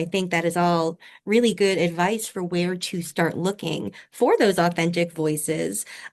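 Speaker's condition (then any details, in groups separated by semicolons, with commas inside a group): No condition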